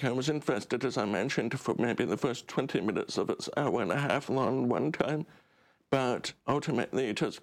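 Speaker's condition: Deaf; relies on subtitles rather than audio

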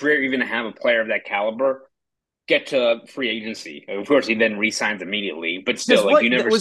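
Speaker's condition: No condition

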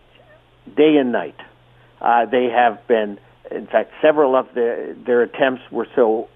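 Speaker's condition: No condition

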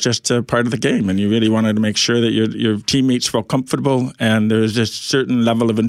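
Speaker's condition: Profound hearing loss, orally deaf

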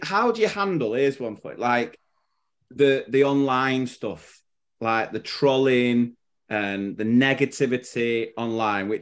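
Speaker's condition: No condition

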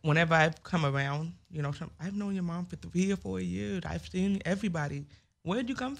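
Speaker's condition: Hearing loss with speech impediment; can hear

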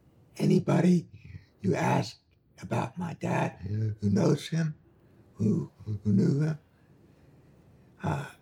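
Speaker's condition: Vocal cord damage; traumatic brain injury

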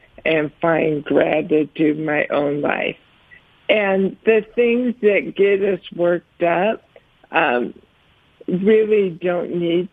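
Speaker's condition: ALS; speaks more slowly than before

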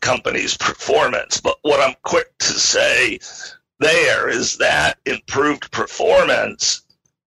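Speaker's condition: Spasmodic dysphonia; weakened voice

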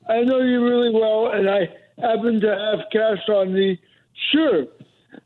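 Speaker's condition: Cerebral palsy; speech impediment, voice more heightened when tense or nervous, may be heard as aggressive

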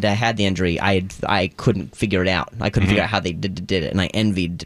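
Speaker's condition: Stuttering, acquired after sports injury; softball grounder hit throat, fell backwards, hit head, possible concussion; voice sometimes taken as fake, learned to sing; repeated sounds, repeated words

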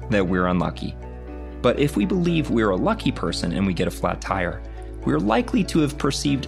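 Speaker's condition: No condition

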